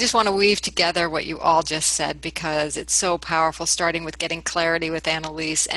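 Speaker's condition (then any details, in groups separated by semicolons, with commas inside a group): No condition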